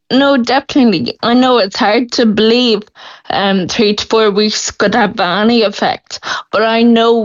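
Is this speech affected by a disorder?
Yes: Friedreich's ataxia; progressive, relentless disease, campaigning for access to Skyclarys, state funding decision deferred; worsening day by day, speaking really hard, exhausted after speaking at Leinster House; speaking very hard, swallowing worsening, more frequent choking episodes.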